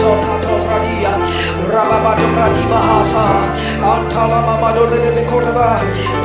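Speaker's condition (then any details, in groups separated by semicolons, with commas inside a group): No condition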